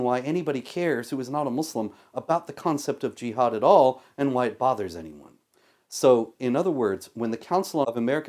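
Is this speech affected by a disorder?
No.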